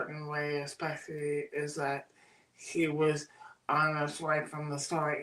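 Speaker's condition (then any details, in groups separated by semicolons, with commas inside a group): Cerebral palsy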